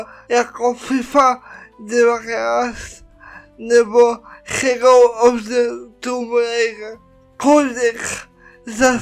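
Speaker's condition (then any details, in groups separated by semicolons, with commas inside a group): Cerebral palsy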